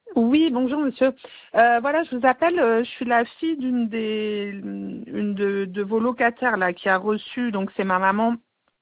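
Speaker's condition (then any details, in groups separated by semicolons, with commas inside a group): No condition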